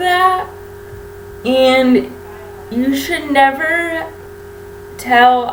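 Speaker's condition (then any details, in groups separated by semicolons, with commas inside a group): Cerebral palsy; wheelchair user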